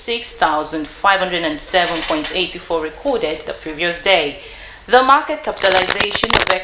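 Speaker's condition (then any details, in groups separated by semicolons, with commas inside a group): No condition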